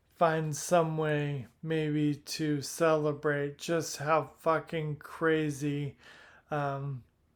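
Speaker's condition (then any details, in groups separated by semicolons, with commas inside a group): Primary lateral sclerosis; speech much worse recently, chest tightness, hard deep breaths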